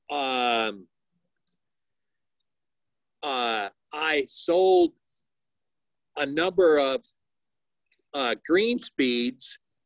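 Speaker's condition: Aphasia; initially no talking, now halting telegraphic speech, many fillers and pauses, missing words

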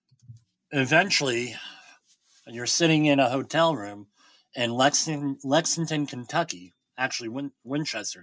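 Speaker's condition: Bilateral cleft lip and palate; congenital bilateral cleft lip and cleft palate; speech once unintelligible, about nine years of speech therapy, now able to hold conversation

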